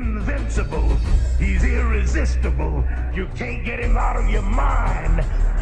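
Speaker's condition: No condition

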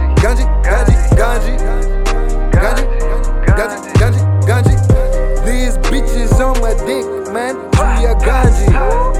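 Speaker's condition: No condition

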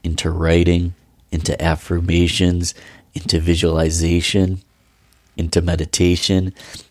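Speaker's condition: No condition

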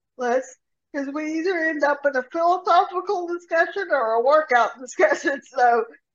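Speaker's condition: Cerebral palsy; severe rotator cuff tear

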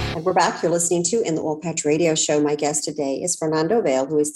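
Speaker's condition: No condition

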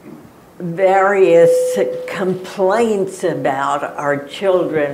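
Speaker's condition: Spasmodic dysphonia; could not talk for 4 months before diagnosis, injections allow continued radio broadcasting

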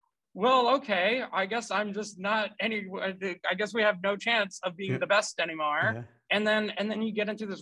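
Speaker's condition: No condition

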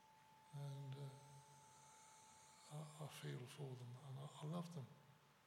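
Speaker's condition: Parkinson's; voice lost to Parkinson's; uses microphone to be heard; voice greatly weakened, needs microphone to be heard

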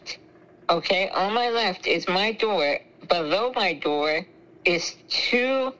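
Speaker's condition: Spinal muscular atrophy; congenital, terminal, given 10 years to live, feeding tube, ventilator, cough assist, suction machine, nebulizers, CPT vest; trouble chewing and swallowing, high choking risk, secretions stay in lungs, fluids via feeding tube

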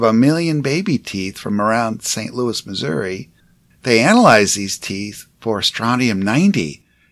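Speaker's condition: No condition

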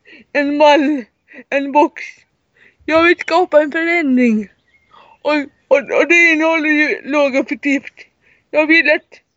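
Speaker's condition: Cerebral palsy; severe, wheelchair user

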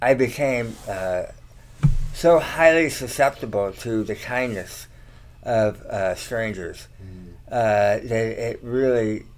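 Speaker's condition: Tongue cancer surgery; radiation

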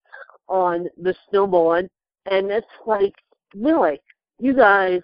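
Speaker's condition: Cerebral palsy; writes books using Apple Siri speech dictation

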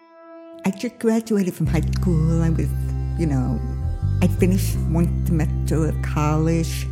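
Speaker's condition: Deafness

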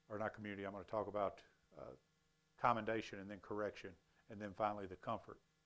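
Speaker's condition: No condition

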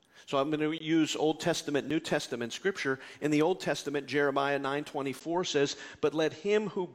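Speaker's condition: No condition

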